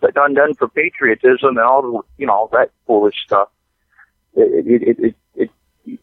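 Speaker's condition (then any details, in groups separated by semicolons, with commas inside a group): Stutter; severe stutter, one useless leg; part-word, syllable and word repetitions, cut-off words, fillers, laughter; repeated words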